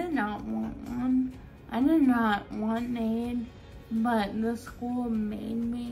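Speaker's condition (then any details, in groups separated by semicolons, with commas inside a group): Friedreich's ataxia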